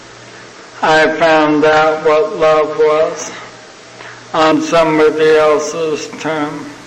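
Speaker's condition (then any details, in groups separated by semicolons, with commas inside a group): ALS (Lou Gehrig's disease); young onset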